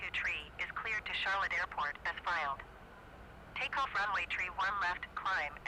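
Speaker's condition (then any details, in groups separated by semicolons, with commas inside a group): No condition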